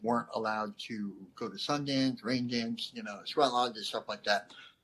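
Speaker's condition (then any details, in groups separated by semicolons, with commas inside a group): Cleft lip and palate; lisp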